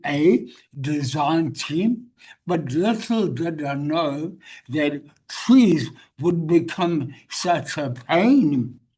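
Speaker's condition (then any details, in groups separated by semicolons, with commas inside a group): Brain injury; wheelchair user; practising walking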